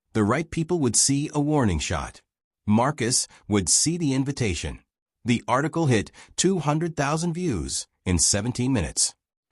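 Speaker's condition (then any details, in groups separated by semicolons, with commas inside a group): No condition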